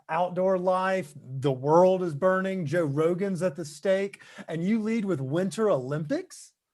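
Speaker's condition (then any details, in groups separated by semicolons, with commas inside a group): No condition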